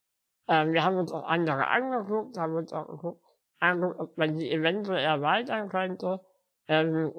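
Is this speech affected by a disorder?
Yes: spinal muscular atrophy; spinal muscular atrophy since birth, uses wheelchair.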